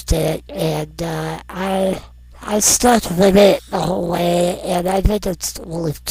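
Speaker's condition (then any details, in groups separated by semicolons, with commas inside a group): Non-progressive muscular dystrophy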